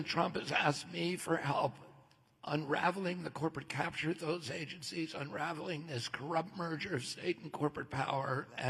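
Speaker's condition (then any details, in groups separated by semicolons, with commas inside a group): No condition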